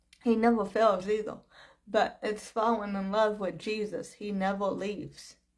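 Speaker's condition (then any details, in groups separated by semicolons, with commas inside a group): Cerebral palsy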